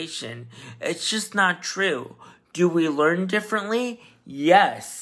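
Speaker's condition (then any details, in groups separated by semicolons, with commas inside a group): Cerebral palsy, spastic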